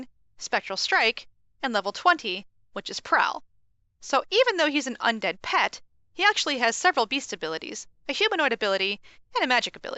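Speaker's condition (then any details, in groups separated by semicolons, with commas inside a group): No condition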